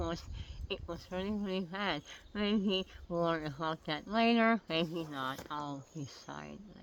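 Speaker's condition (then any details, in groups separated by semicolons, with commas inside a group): Oral cancer; tracheostomy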